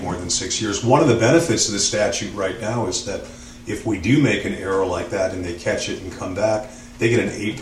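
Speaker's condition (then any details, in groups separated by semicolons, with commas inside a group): No condition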